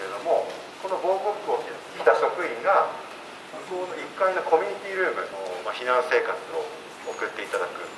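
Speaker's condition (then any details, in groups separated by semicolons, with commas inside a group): No condition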